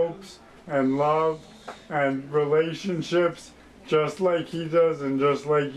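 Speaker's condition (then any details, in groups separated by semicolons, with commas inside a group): ALS; voice less melodious than before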